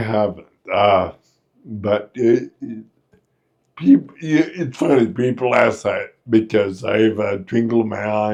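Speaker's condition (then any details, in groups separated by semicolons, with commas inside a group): Friedreich's ataxia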